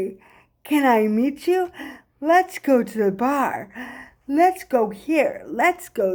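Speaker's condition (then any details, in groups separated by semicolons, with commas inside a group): Cerebral palsy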